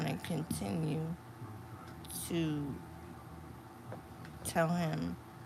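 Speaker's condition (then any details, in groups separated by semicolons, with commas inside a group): Cerebral palsy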